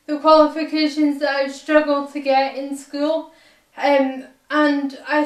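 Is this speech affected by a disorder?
Yes: cerebral palsy.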